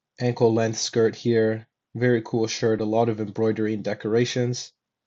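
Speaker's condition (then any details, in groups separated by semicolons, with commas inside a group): No condition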